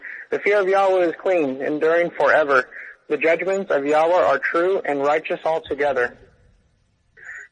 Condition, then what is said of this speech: No condition.